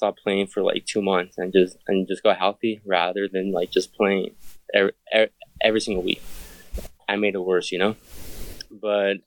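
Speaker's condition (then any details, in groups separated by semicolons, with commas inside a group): Stutter; stutter since childhood, always a problem growing up; still stutters, gives interviews regularly; repeated sounds, blocks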